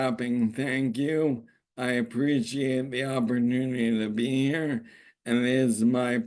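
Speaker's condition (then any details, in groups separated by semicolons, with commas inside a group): ALS; normal a year ago, no longer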